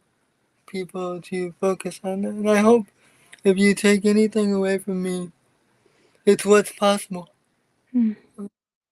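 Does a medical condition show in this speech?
Yes: cerebral palsy; from birth, wheelchair user.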